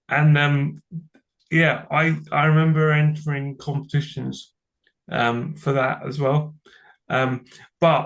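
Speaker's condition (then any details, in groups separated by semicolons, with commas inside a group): Cerebral palsy; from birth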